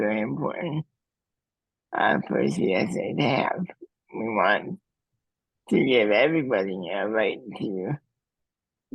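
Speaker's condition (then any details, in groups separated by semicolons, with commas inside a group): Cerebral palsy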